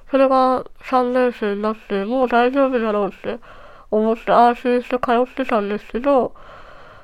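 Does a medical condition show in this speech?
Yes: Treacher Collins syndrome, cleft palate; congenital, underdeveloped cheekbones, jaw and facial bones, incompletely formed ears; may be hard to understand due to cleft palate.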